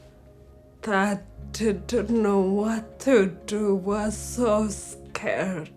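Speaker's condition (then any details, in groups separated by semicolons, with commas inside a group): Brain injury; acquired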